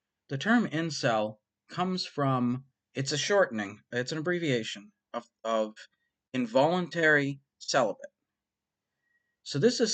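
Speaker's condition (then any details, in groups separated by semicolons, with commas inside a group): No condition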